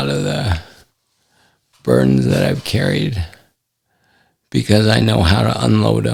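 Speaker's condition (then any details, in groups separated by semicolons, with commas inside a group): ALS; affects hand function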